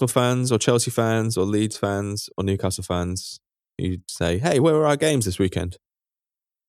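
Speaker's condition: No condition

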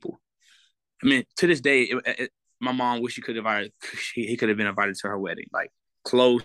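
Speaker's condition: Stuttering; stutter since earlier years, milder than in the past, declined speech class suggested by mother; still stutters, less severe than in past; less severe than before; repeated words, blocks

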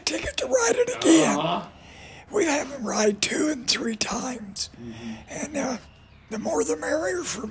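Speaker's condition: Voice damage from cancer; raspy voice

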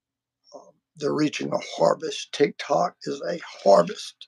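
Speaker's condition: Vocal cord surgery; including laser treatment

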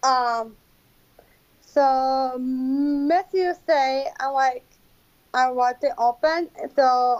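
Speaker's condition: Down syndrome

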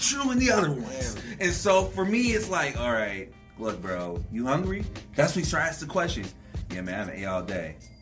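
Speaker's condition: No condition

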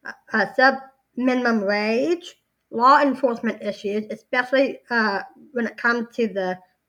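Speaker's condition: Down syndrome

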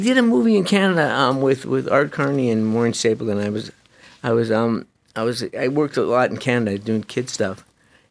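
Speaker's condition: Parkinson's disease; young onset

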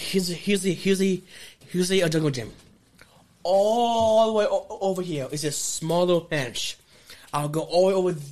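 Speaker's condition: Stutter; stutter since childhood, speech therapist in school; still has a stutter; no stuttering when performing in wrestling ring; repeated sounds, prolonged sounds

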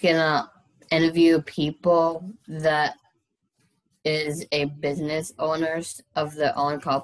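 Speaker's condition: Down syndrome; age 22

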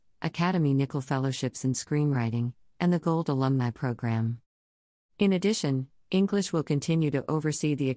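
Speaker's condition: No condition

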